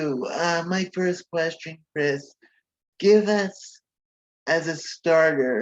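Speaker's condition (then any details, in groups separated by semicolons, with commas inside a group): Cerebral palsy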